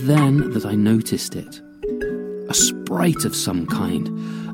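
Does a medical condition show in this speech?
No.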